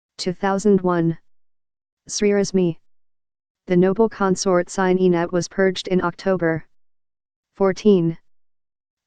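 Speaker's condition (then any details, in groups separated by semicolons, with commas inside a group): No condition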